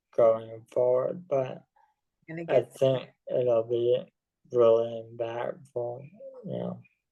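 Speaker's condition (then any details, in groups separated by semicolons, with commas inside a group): ALS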